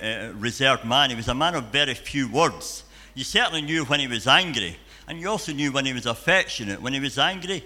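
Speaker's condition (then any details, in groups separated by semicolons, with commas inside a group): Cleft palate and cleft lip; frequent childhood hospital stays at dental hospital in Edinburgh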